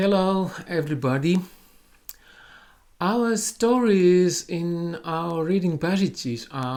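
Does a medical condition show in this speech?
No.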